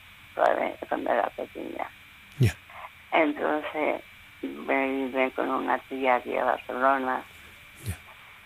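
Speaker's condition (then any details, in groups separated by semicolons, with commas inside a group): Parkinson's disease; lives in care home, forgets names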